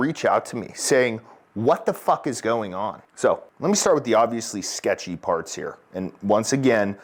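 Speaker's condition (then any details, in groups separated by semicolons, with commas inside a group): No condition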